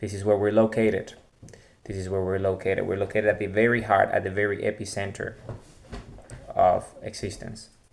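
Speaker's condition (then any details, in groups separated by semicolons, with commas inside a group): No condition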